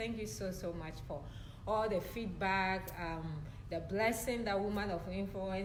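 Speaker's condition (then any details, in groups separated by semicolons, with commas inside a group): No condition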